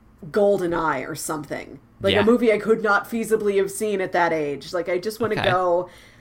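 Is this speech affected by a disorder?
No.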